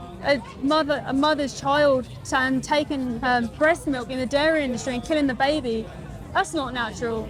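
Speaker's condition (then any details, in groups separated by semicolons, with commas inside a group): No condition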